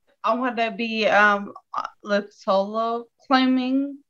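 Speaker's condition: Ataxia; wheelchair one year

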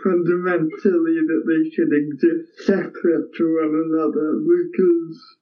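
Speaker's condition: Cerebral palsy; speech impairment

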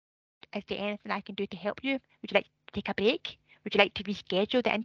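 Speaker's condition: Deafness; no sign language

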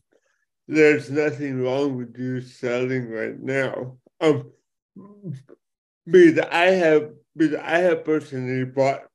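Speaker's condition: Cerebral palsy; congenital, affects motor skills and muscle movement; affects speech

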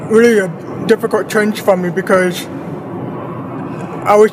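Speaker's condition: Deafblindness; retinoblastoma from birth, eyes removed, prosthetic eyes, worsening hearing loss from age one, cause unknown; no early speech, speech pathologist Vicky, felt lips and throat, speaking at seven, initially unclear

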